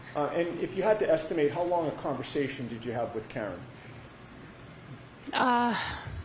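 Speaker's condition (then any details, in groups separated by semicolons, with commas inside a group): No condition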